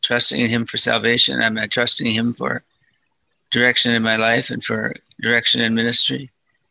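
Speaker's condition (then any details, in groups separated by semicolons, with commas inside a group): Parkinson's disease, mild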